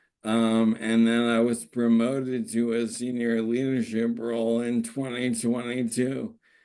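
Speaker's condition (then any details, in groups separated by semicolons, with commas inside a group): ALS; normal a year ago, no longer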